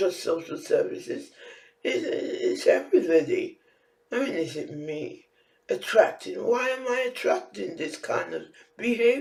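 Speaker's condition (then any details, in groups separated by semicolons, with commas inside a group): Facial palsy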